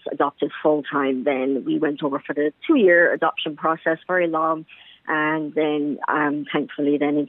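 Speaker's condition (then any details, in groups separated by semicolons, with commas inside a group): Cleft palate; congenital cleft palate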